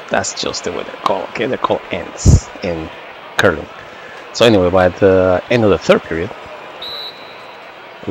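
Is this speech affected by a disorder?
No.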